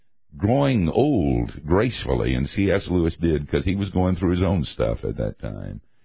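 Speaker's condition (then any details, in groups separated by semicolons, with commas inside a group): No condition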